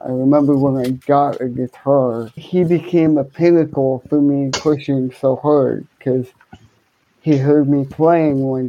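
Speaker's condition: Cerebral palsy, hemiplegia

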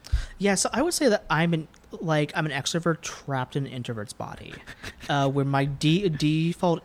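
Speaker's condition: Stuttering; developmental stutter since about age 5, persisted into adulthood, varied speech therapies and groups; still stutters as adult, speaks often for work; worse with anxiety and nerves, harder when speaking unplanned; repeated sounds

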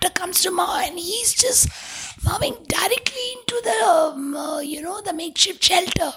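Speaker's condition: Tracheostomy, vocal cords permanently constricted from smoke inhalation; must block tube hole with finger to be audible, former voice lost, voice called unforgettable

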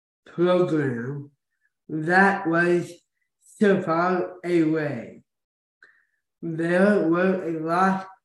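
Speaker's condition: Down syndrome

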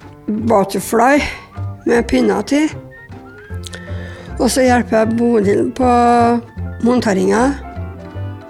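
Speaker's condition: Down syndrome; adult woman aged 48

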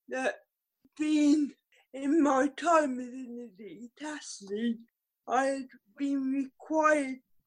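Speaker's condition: Cerebral palsy; riding as physio from age 2

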